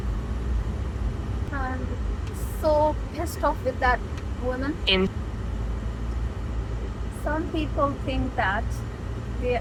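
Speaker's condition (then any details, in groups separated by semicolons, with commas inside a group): No condition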